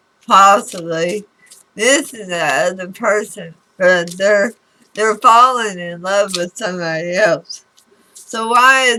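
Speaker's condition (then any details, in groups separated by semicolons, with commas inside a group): Throat cancer radiation damage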